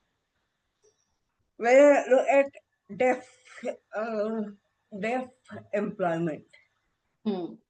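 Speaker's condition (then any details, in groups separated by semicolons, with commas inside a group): Encephalitis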